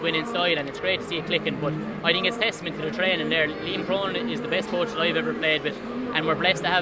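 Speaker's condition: No condition

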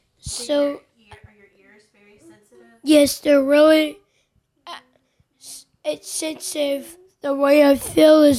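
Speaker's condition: Williams syndrome; genetic cause, diagnosed by geneticist after specialist referral, ear tubes placed at Children's Hospital; eight years old, former speech therapist Martha Davis, Bell Center, early physical and occupational therapy

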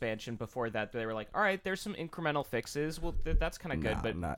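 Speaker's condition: No condition

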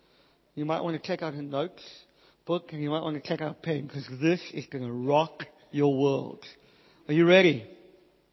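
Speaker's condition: Cleft palate, Pierre Robin syndrome; speech most affected

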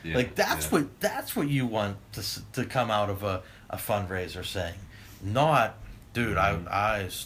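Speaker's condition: No condition

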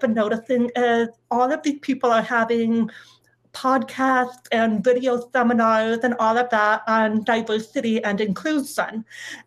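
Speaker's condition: Deafness; cannot hear voice calls or megaphones

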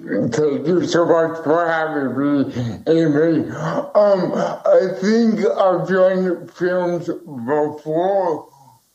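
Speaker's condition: Cerebral palsy

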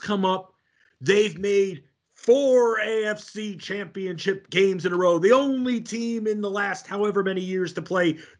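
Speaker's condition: No condition

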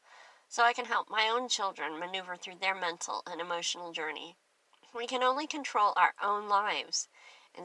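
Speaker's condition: Cleft lip and palate; clear speech

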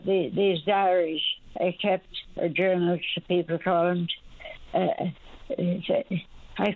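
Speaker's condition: Speech impediment after stroke, mild

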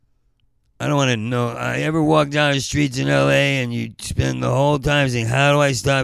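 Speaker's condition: Parkinson's; exhausted, short on sleep, taken for drunk so could not get a cab

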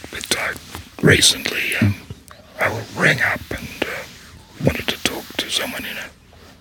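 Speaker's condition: Laryngectomy, voice prosthesis

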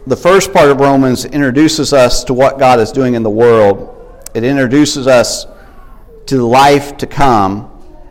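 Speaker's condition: No condition

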